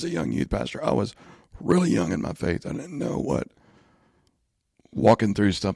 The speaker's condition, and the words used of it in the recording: Spasmodic dysphonia. So, yeah, you have to excuse my voice. I've got this voice issue right now.